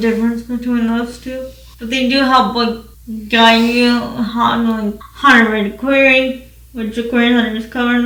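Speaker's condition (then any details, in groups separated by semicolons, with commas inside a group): Cerebral palsy, spastic quadriplegic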